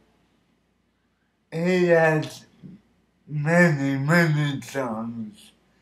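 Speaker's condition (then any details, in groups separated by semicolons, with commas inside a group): Cerebral palsy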